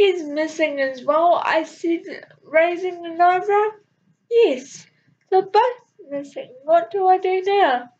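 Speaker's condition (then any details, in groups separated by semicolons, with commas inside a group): Cerebral palsy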